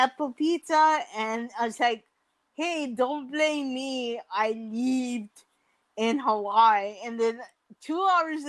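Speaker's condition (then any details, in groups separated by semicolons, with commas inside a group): Mild cerebral palsy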